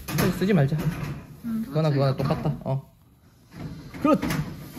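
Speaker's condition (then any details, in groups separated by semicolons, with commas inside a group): No condition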